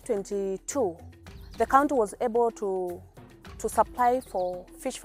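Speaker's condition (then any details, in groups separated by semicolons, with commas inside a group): No condition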